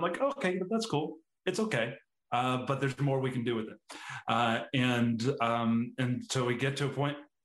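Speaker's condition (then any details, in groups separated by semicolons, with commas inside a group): Stuttering; lifelong genetic stutter, onset early childhood, weekly speech therapy kindergarten to ninth grade, then dismissed; well controlled, hides stutter well, occasional very stuttery days, rarely stutters when performing magic; words sometimes don't come out as intended or when intended; prolonged sounds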